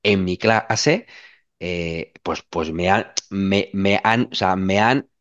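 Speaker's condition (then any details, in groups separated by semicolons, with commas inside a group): Stuttering; since childhood; sometimes stutters more than usual in class, pauses, laughs it off; repeated sounds, repeated words, prolonged sounds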